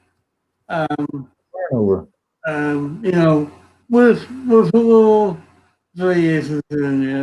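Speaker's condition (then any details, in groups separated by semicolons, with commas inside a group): Cerebral palsy; from birth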